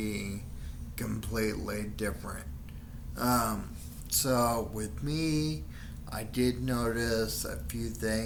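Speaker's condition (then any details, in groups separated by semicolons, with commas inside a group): Friedreich's ataxia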